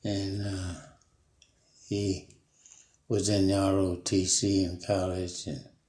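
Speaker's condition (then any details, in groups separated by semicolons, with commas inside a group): Parkinson's; about 5 years since onset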